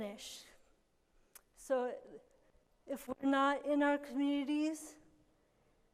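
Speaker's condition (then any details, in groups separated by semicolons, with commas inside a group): Cerebral palsy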